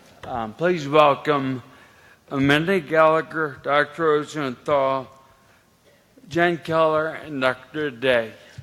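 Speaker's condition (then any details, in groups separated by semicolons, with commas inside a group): Ataxia; slurring and poor speech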